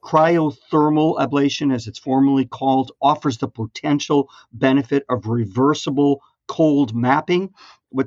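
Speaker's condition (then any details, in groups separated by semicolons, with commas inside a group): No condition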